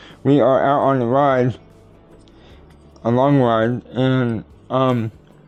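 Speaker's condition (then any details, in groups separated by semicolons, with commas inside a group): Cerebral palsy; tends to mess up words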